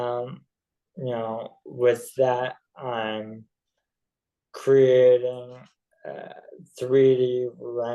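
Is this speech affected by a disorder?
Yes: ALS.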